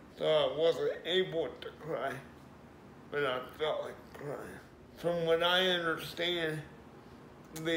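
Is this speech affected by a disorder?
Yes: cerebral palsy.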